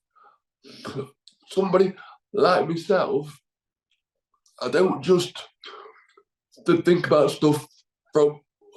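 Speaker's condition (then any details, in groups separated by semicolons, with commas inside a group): Cerebral palsy; left side affected, weak left arm, cannot walk, from birth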